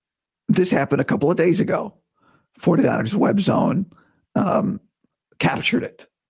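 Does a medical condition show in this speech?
Yes: vocal cord surgery recovery; voice still sounds bad to new listeners, best in two weeks, talking painless, not yet back.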